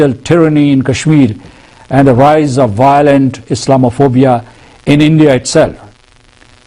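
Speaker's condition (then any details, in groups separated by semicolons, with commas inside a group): No condition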